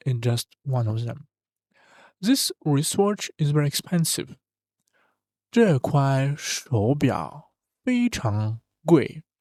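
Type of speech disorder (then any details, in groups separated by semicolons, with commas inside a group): None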